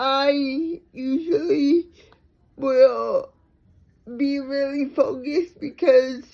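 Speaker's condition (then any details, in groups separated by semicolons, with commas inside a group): Cerebral palsy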